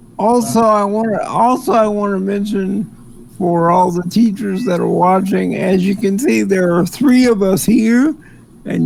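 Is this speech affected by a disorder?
Yes: cerebral palsy; speech sounds drunk.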